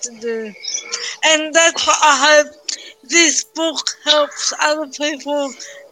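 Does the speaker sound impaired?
Yes: cerebral palsy.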